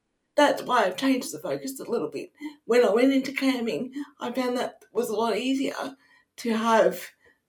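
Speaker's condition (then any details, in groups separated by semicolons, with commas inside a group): Cerebral palsy; wheelchair user; sometimes taken for drunk on first sight on cam, speech affected on bad days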